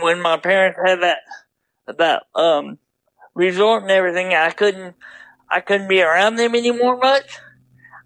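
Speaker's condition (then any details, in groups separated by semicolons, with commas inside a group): Double hemiplegia cerebral palsy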